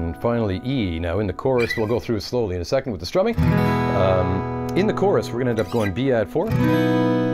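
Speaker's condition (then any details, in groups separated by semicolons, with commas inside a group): No condition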